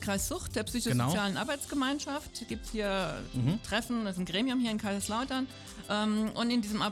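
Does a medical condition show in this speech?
No.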